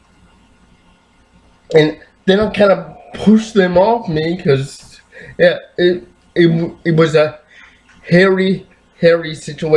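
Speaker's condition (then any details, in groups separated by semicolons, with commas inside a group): Cerebral palsy, spastic diplegia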